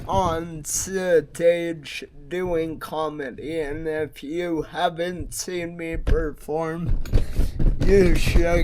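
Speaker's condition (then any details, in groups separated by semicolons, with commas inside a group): Multiple sclerosis; affects hands and left arm; onset left arm at 21, limited hand use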